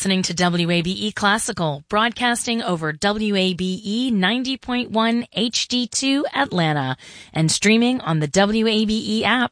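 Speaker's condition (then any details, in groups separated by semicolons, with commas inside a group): No condition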